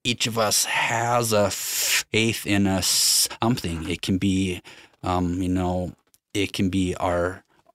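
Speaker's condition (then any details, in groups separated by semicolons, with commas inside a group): Stutter; long-standing, long tried to hide it; stuttering evident during recording; sound and word repetitions, repeated fillers uh, hesitations and restarts; prolonged sounds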